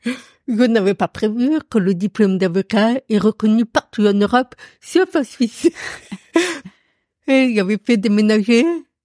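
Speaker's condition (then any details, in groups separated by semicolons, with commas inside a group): Profound congenital deafness; workplace accommodation enabling phone calls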